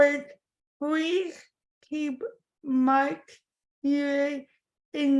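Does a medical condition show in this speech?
Yes: cerebral palsy; from birth; impaired speech.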